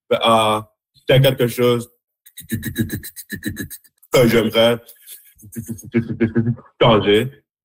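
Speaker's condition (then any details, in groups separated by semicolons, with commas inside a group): Stuttering; since childhood; repeated sounds, blocks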